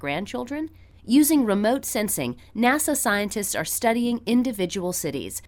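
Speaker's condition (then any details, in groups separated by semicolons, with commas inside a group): No condition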